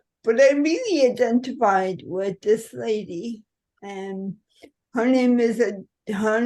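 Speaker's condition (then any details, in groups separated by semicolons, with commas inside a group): Cerebral palsy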